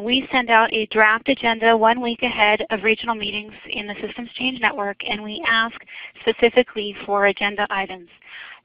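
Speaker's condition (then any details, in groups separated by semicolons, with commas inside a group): No condition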